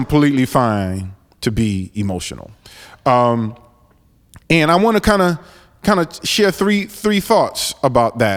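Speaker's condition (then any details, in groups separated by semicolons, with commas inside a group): No condition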